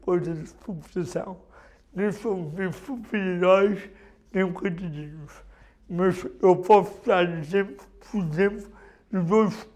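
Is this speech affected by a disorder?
Yes: cerebral palsy.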